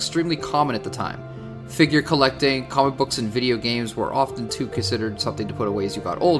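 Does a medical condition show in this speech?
No.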